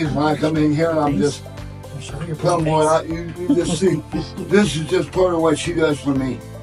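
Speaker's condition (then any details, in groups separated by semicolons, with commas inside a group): Cerebral palsy; spastic, spasms limit movement; tight hips, hamstrings and calves, chiropractic care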